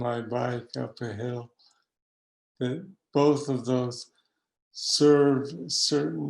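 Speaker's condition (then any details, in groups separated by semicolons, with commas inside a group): Parkinson's disease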